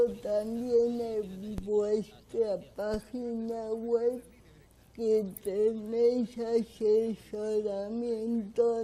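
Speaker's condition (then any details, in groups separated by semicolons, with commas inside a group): Cerebral palsy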